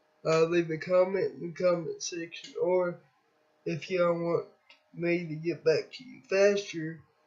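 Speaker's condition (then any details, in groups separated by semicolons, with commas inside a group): Cerebral palsy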